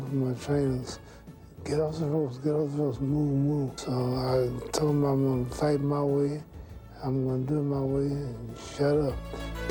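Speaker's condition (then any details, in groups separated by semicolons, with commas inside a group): Parkinson's syndrome; sometimes slurred speech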